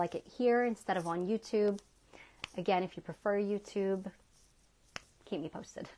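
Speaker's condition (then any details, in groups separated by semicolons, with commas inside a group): No condition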